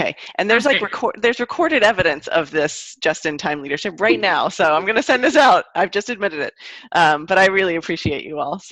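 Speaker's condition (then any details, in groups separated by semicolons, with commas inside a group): No condition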